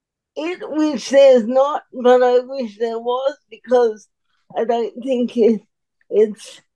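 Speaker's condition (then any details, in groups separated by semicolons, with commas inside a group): Cerebral palsy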